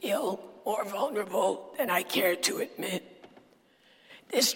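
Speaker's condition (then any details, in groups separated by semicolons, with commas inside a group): Dysphonia; still preaches with this voice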